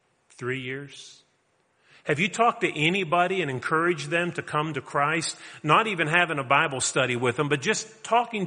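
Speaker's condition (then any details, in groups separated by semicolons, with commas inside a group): No condition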